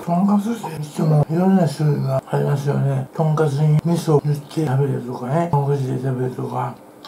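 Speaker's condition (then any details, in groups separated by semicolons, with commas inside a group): Tongue cancer, partial glossectomy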